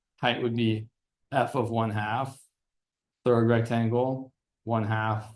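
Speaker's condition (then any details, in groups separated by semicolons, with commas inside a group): No condition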